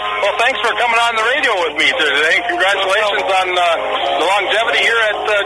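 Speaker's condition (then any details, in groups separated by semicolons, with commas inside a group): No condition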